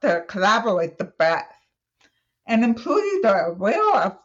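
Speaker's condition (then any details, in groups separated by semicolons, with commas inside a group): Deaf, cochlear implant user; follows familiar songs by memory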